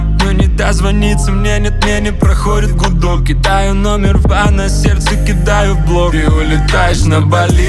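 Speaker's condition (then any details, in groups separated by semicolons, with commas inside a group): No condition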